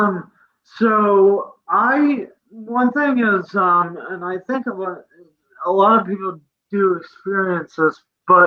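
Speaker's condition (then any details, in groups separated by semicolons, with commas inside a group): Cerebral palsy; present from birth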